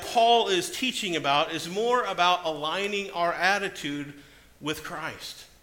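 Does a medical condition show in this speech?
No.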